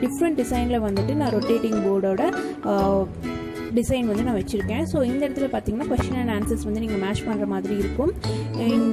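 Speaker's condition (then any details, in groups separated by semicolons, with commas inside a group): No condition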